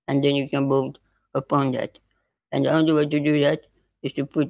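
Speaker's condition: Spinal muscular atrophy type 2; neuromuscular

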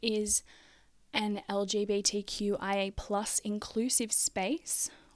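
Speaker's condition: No condition

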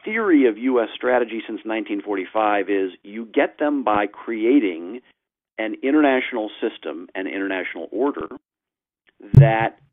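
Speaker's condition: No condition

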